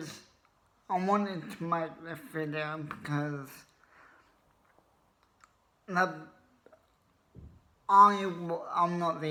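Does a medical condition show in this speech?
Yes: cerebral palsy; wheelchair user; obvious speech impediment.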